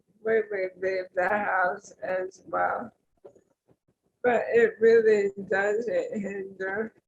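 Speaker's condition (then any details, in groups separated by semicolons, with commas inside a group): ALS; tracheostomy; arms do not work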